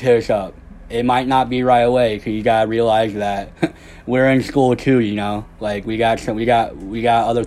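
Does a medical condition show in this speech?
Yes: cleft lip and palate; congenital cleft lip and palate, no front teeth at birth, jaw reconstruction with jaw wired shut; one more surgery left, doing well.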